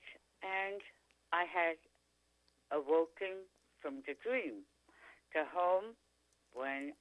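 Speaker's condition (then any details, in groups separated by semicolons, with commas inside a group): Tongue cancer; feeding tube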